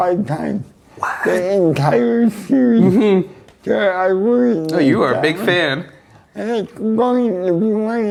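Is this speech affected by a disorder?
Yes: cerebral palsy; neck surgery went badly.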